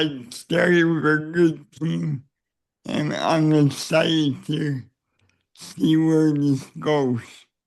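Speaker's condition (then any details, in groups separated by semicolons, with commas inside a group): Cerebral palsy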